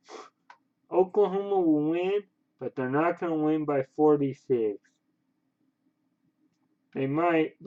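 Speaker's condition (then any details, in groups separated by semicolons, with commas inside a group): Cerebral palsy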